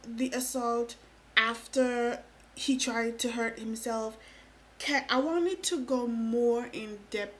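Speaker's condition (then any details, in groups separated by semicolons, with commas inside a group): No condition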